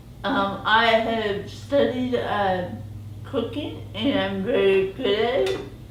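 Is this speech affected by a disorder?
Yes: cerebral palsy; present from birth.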